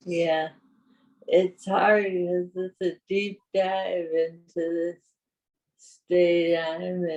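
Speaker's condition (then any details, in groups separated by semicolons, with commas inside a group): Parkinson's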